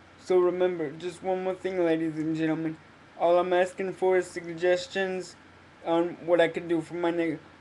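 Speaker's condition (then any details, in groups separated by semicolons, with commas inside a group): Cerebral palsy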